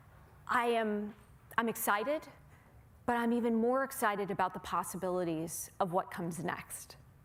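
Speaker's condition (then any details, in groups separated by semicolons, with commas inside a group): No condition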